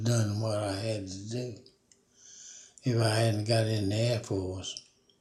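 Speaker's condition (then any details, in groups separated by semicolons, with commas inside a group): Parkinson's disease; Parkinson's for about 5 years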